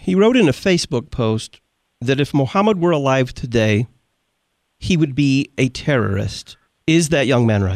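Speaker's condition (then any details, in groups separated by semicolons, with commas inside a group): No condition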